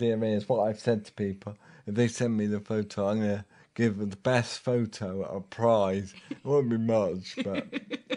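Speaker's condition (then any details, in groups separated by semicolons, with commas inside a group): Motor neurone disease; speech audibly deteriorating, breathing capacity down to 42%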